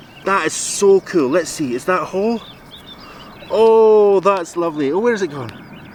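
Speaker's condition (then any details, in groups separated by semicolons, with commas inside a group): No condition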